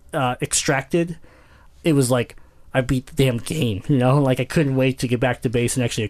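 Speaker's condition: Cleft palate; congenital cleft palate

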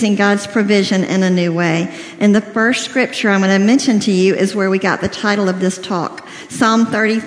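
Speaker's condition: Cleft lip and palate, severe

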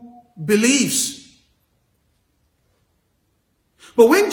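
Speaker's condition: No condition

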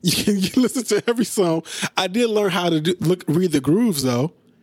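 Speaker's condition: No condition

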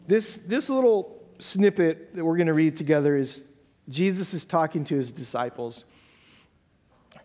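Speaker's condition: No condition

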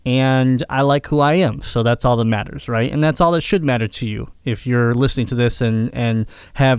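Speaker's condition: Cleft palate; congenital cleft palate

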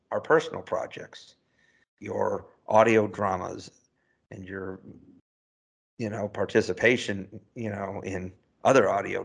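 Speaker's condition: No condition

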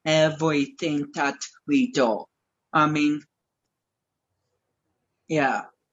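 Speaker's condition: Cerebral palsy; frequent falls

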